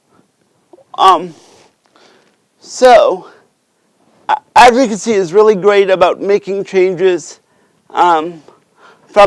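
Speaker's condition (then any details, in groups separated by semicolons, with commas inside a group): Cerebral palsy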